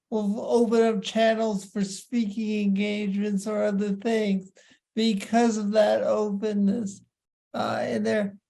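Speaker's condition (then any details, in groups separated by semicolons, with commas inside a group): Parkinson's disease; balance affected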